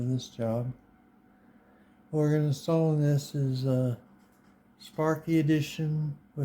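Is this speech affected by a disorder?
Yes: Parkinson's disease.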